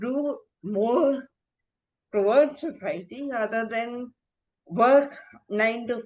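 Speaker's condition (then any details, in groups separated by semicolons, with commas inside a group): Encephalitis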